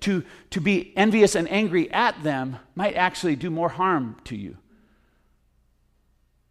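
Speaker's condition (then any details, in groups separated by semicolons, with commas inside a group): No condition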